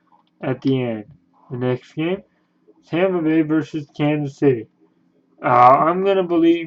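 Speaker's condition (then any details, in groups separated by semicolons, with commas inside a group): Cerebral palsy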